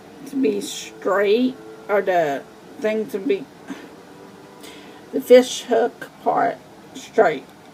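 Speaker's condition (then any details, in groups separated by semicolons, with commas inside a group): Cerebral palsy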